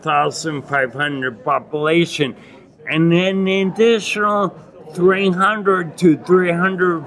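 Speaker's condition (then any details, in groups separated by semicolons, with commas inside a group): Acquired ataxia with dysarthria, acquired; Lance-Adams syndrome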